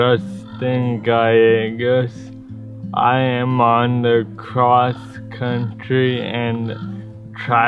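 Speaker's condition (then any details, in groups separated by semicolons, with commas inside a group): Cerebral palsy; affects muscle; runs competitively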